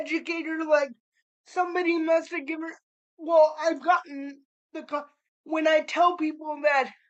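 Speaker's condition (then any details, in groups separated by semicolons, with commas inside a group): Cerebral palsy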